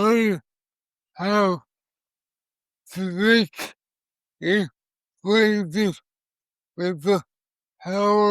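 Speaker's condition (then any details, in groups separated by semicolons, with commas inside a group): Cerebral palsy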